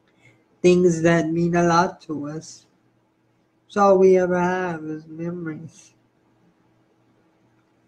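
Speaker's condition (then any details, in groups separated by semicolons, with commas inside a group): Spastic cerebral palsy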